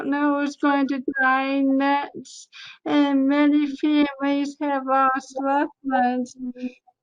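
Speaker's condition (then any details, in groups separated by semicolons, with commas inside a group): Cerebral palsy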